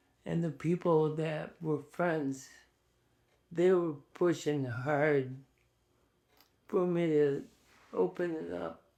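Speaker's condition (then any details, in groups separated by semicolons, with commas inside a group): ALS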